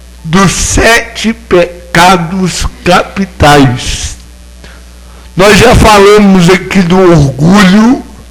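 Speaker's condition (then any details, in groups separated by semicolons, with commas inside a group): Cerebral palsy; no speech as child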